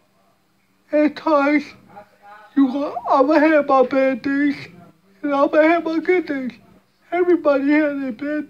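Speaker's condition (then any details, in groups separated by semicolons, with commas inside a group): Cerebral palsy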